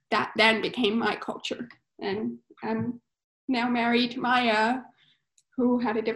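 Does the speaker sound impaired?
Yes: profound hearing loss, congenital; profound hearing loss from birth, cochlear implant at age 3, hearing assistive technology, limited basic sign language; uses own voice, pins speaker next to interpreter in video calls; developed speech and listening skills after implant, became more independent in listening and speech.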